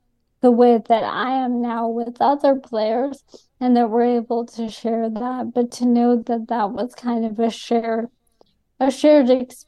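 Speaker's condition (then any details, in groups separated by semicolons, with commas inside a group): ALS; diagnosed within about past year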